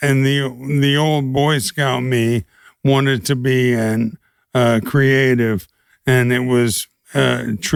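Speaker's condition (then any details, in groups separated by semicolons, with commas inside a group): ALS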